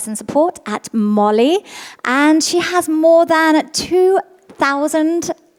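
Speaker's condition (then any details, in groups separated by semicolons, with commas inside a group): No condition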